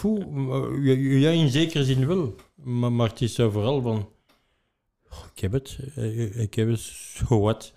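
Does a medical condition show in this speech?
Yes: stuttering; no known family history, mother's side unknown, one therapy attempt at age 15-16; fairly fluent talking but stutter noticeable to everyone, telephoning uncomfortable; here repeated words, prolonged sounds.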